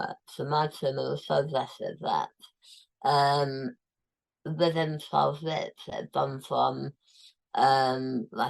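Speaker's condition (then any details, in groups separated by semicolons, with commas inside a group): Tongue cancer, tongue removed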